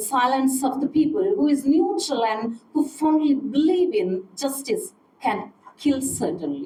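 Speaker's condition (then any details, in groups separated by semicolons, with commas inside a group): No condition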